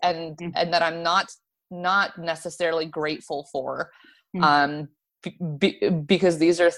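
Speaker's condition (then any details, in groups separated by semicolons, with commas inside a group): Stuttering; stuttering since childhood, runs in family, father and uncle mild stutter; adult, school speech therapy unhelpful, later fluency-specialist therapy focused on comfort with stuttering; vowels always difficult, stuttered on word Arizona in television introduction, no control over stuttering; repeated sounds, repeated words, blocks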